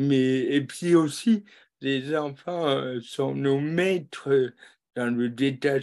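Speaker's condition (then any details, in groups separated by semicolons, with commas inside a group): Cerebral palsy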